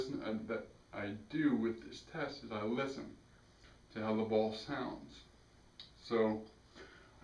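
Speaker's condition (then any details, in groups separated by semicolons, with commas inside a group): Cerebral palsy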